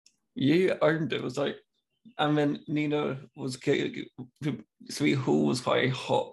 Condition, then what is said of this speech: Stuttering. If you're trying to hurry us up, you're basically making it longer.